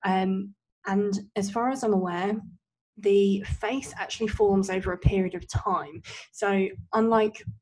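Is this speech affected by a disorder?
Yes: cleft lip and palate; congenital cleft, born with cleft; only three speech and language therapy sessions before discharge.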